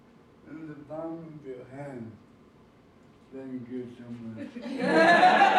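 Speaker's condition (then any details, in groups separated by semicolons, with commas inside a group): Cerebral palsy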